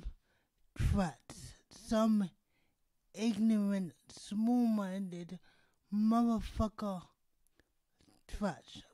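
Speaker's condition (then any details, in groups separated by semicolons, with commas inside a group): Cerebral palsy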